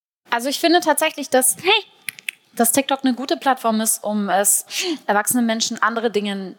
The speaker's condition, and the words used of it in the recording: Tourette syndrome. Schnipsen, klicken, räuspern, schnalzen, unterbrechen ständig ihren Gesprächsfluss.